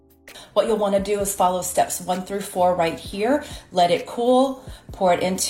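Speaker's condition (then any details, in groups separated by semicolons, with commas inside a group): No condition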